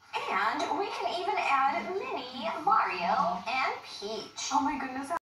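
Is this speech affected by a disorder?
No.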